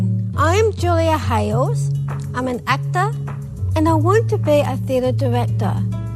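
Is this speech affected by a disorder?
Yes: Down syndrome; lifelong, since birth; age 39.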